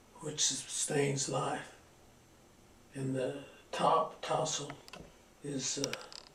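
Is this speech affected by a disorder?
Yes: Parkinson's; slowing down.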